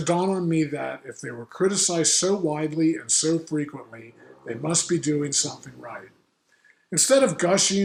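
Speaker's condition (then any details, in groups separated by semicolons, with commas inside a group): No condition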